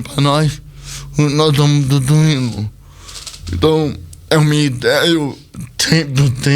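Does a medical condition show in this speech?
Yes: cerebral palsy; speech not normal.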